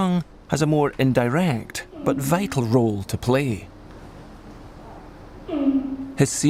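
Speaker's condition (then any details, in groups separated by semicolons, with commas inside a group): No condition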